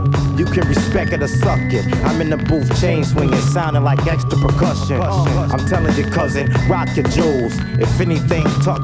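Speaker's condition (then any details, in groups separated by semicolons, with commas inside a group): No condition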